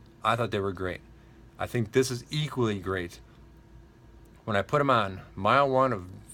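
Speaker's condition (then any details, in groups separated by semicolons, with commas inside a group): No condition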